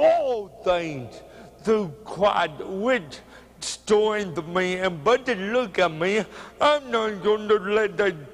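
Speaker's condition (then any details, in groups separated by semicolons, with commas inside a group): Cerebral palsy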